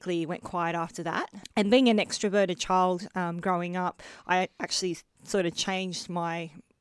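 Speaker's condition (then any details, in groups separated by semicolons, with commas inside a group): Bilateral cleft lip and palate; adult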